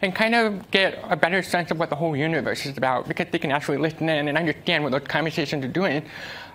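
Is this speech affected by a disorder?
Yes: deafness; cannot follow game voice chat or spoken cues amid noise.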